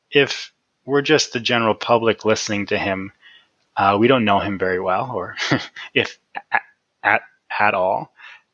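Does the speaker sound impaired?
Yes: stuttering; stuttering persisting into adulthood; fairly comfortable stuttering most of the time, would rather not stutter; here repeated words, prolonged sounds.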